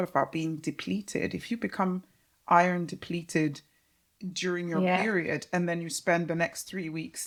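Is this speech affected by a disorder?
No.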